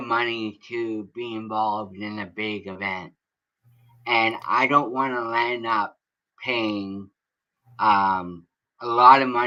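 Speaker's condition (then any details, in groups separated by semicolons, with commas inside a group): Cerebral palsy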